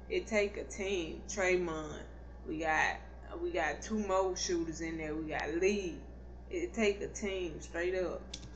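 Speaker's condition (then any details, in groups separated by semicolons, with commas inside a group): Cerebral palsy; not paralyzed, can stand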